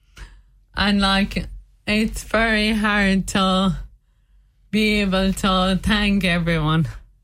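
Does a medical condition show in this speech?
Yes: motor neurone disease; diagnosed by elimination at hospital in Limerick, began with fatigue and struggling with physical tasks.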